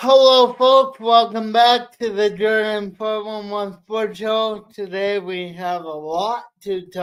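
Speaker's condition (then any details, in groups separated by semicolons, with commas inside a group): Cerebral palsy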